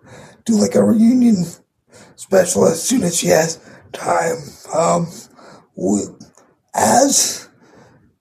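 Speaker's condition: Cerebral palsy; cerebral palsy from brain bleed, very tight muscles, trouble walking, needs help walking and toileting, dad assists daily; condition audible in voice

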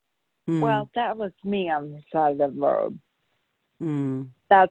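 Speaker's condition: Brain aneurysm rupture; sounds different than before, speech leads people to think deaf

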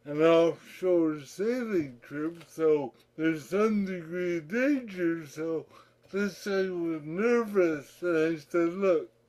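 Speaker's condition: Cerebral palsy; childhood-onset, childhood physiotherapy, occupational and speech therapy, school for physically disabled children, regular school from age 13; distinctive voice, imitated by friend Fred

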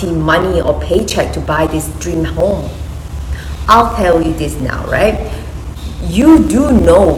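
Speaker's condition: No condition

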